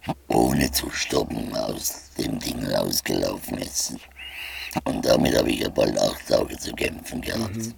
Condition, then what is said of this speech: Laryngectomy. Unser Patient spricht auch mit einem Stimmschandventil.